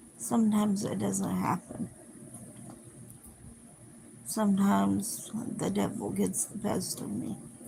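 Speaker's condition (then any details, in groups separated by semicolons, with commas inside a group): Cerebral palsy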